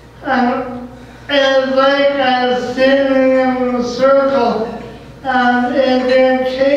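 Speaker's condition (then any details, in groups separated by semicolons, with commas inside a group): Cerebral palsy; can be difficult to understand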